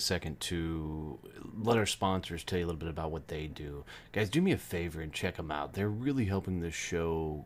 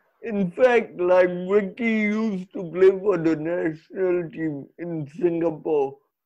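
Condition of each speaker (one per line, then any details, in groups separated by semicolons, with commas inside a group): No condition
Cerebral palsy; from birth; hand still affected; reactive movement causes shivering, abnormal breathing when speaking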